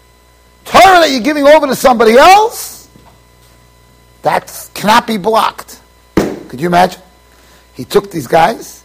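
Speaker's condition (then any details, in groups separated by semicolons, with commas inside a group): No condition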